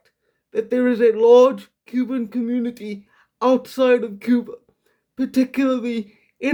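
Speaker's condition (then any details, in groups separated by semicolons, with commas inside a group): Quadriplegic cerebral palsy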